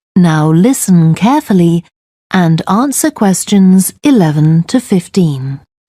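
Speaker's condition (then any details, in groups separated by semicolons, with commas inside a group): No condition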